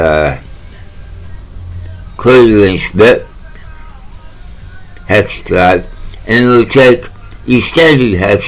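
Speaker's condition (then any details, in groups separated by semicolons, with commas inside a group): Mouth cancer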